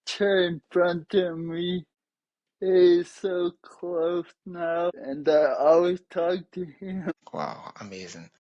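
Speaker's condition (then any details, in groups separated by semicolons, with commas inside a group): Traumatic brain injury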